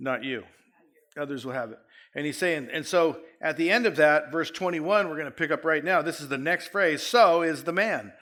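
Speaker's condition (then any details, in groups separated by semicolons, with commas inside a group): No condition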